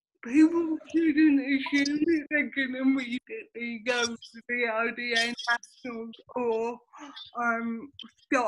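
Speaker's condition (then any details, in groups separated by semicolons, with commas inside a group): Cerebral palsy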